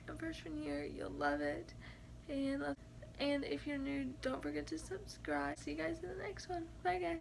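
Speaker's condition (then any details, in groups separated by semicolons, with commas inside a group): Cerebral palsy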